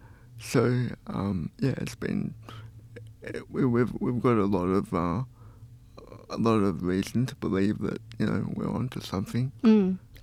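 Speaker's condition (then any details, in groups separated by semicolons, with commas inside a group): Cerebral palsy; born two months premature, lifelong wheelchair user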